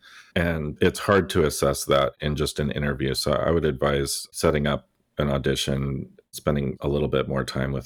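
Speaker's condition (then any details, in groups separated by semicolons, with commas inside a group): No condition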